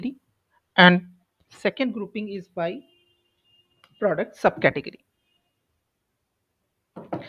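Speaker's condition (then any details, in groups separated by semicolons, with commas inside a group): No condition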